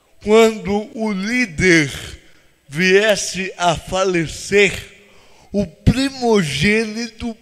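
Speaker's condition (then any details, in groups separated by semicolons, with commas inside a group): Cerebral palsy; no speech as child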